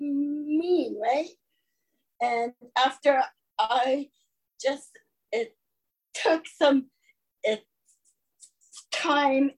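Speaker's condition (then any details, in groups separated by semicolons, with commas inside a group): Stuttering; attended a speech course; blocks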